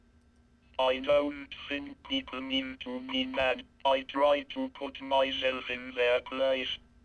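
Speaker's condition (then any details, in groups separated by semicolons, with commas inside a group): Cerebral palsy, speech-generating device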